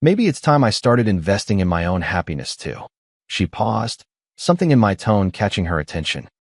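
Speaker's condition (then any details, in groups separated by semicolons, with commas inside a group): No condition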